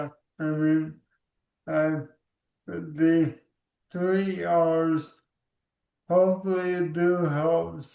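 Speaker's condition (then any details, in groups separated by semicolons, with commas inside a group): ALS; about 2 years since diagnosis, physical, occupational, speech therapy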